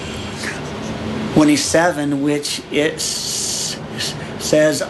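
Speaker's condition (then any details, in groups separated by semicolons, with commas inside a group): Stuttering; severe stutter since childhood; stuttered all the time growing up, struggled speaking to people; blocks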